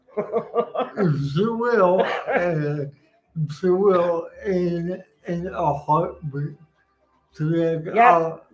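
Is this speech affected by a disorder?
Yes: cerebral palsy; uses wheelchair.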